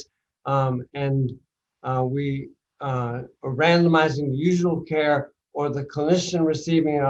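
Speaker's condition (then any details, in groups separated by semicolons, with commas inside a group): Bulbar onset ALS, mild; speech affected, sounds slightly drunk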